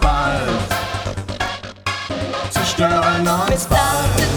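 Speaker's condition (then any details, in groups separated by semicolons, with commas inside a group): No condition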